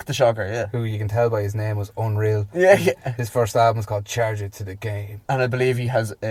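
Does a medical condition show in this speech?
No.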